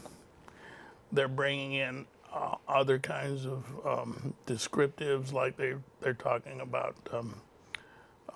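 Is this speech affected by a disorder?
Yes: cerebral palsy; lifelong, classic cerebral palsy.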